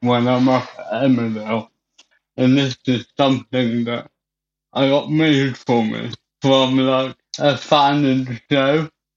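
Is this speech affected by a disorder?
Yes: cerebral palsy; from birth, stopped breathing, cesarean, incubator, walking deteriorated about age five, physiotherapy, walking frame, wheelchair; cannot drink from a glass, uses a straw.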